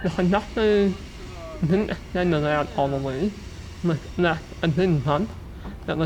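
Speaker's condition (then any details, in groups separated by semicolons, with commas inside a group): Muscular dystrophy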